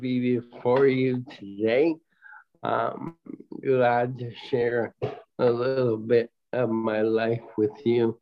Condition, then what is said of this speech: ALS (motor neuron disease). Last fall, I got news about why my voice was deteriorating, and that is I have bulbar onset ALS.